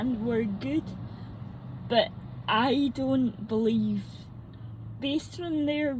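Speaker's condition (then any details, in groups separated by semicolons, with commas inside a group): Mixed cerebral palsy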